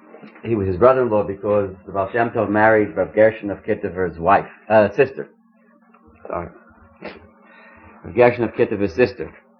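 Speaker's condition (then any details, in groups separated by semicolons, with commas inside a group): No condition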